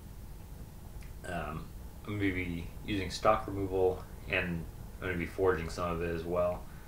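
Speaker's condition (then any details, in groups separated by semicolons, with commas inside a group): No condition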